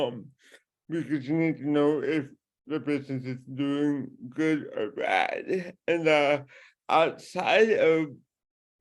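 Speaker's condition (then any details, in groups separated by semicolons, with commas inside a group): Cerebral palsy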